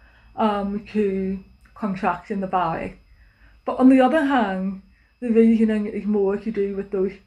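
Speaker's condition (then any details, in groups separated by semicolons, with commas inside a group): Deafness; cannot use telephone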